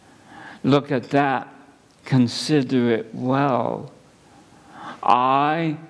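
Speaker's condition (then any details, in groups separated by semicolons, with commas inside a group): ALS; at least a couple of months since diagnosis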